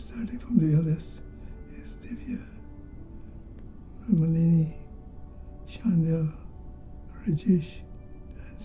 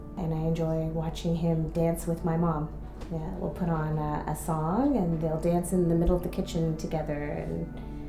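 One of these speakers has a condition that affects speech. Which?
The first: Parkinson's disease; progressing symptoms, exercise helps.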